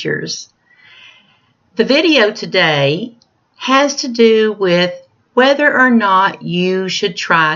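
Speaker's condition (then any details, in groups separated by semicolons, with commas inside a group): No condition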